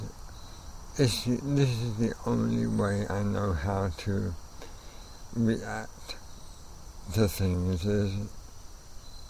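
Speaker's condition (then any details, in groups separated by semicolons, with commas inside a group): ALS; amyotrophic lateral sclerosis, onset with trouble playing guitar, neurologist diagnosis, incurable, will eventually impair movement, breathing; already affecting voice, naturally soft-spoken, quiet voice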